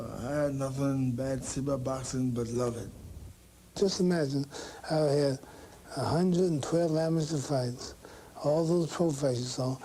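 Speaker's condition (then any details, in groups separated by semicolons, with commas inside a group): Parkinson's syndrome; sometimes slurred speech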